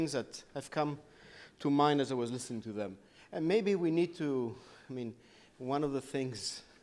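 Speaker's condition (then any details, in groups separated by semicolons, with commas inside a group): No condition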